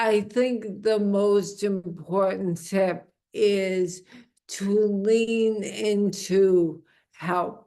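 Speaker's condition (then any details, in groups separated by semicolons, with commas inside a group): Amyotrophic lateral sclerosis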